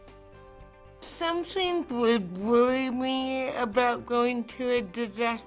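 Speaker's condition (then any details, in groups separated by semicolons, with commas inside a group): Cerebral palsy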